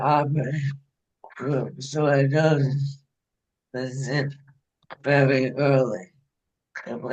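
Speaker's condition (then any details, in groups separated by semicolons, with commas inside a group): ALS; diagnosed after 10 months of tests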